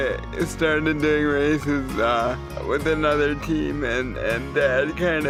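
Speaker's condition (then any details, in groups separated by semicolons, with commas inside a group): Cerebral palsy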